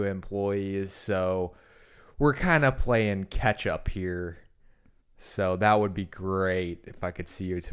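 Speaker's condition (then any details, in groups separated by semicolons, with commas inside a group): No condition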